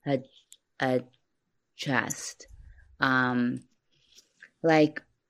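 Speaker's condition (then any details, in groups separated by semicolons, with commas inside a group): Stuttering; stuttering since childhood, very severe when younger; still stutters during recording; stutter audible, as warned at the start; used social media to avoid always talking; repeated sounds, blocks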